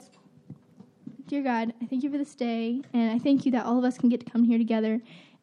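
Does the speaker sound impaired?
No.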